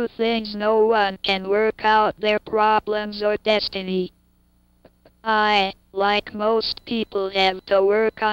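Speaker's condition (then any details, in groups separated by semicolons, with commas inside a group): Cerebral palsy; likely from viral encephalitis in infancy, cannot move limbs; onset in infancy, uses word boards; cannot speak, communicates via word boards and facial expressions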